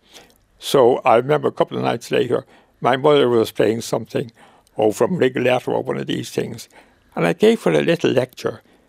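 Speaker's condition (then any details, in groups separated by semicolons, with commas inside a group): Motor neuron disease; may get out of breath while talking, voice still sounds characteristically like himself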